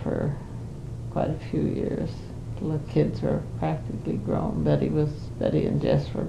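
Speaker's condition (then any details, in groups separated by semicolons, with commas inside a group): Parkinson's; Parkinson's for 5 years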